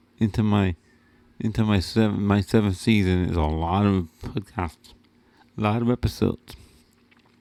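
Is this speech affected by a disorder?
Yes: cerebral palsy; wheelchair user.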